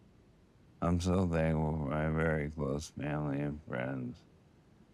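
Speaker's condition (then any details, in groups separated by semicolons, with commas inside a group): ALS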